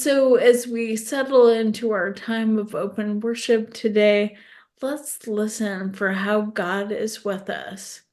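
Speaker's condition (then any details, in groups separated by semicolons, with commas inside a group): ALS; tongue fasciculations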